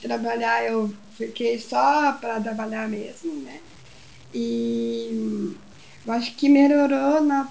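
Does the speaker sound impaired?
Yes: Down syndrome; trained at Atitude Inclusão to present talk slides, later gave full talk at Smart Cities.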